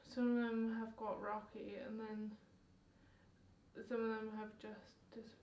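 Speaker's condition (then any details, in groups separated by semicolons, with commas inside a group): Motor neurone disease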